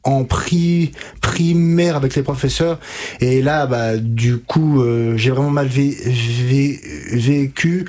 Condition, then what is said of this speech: Stuttering. Donc là par exemple j'ai des blocages et j'ai des répétitions, mais auparavant, avant que je fasse ce gros travail orthophonique,